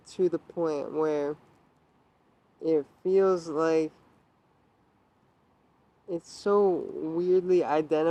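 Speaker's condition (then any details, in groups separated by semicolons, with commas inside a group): Traumatic brain injury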